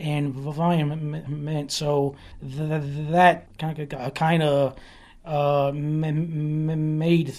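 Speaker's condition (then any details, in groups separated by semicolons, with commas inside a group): Stuttering; stuttering since junior high or earlier, school group therapy, Birmingham self-help group, therapist Deborah Boswell; repeated sounds, prolonged sounds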